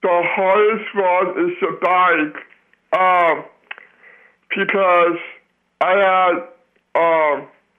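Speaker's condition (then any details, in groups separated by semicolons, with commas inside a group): Down syndrome; age 21, cognition reported improving dramatically day to day; public inspirational speaker, three to four speeches weekly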